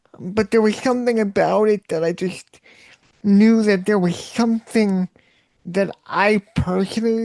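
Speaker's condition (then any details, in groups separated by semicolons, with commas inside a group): Cerebral palsy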